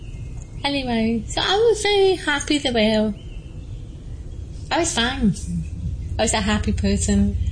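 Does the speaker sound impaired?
Yes: deafness, born deaf; congenital deafness, lip reading, sensitive to vibration.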